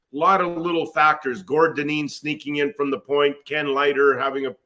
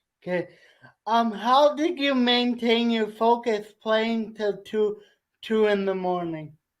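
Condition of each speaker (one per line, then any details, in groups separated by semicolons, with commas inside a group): No condition
Cerebral palsy; affects nearly every word, hard pronunciation, sometimes cannot speak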